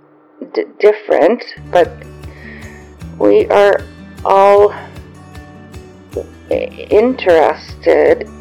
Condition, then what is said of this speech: Aphasia. And it's only until I can hear me trying to speak to other people, then I remember that I have aphasia and that I'm having problem with my language, and it's sad.